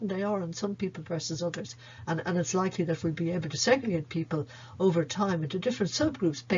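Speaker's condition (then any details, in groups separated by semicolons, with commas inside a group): No condition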